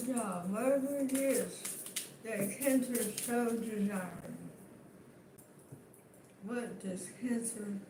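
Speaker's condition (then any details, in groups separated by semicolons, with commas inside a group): Throat cancer radiation damage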